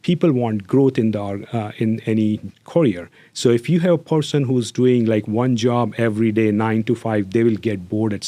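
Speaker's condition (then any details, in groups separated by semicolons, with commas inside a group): No condition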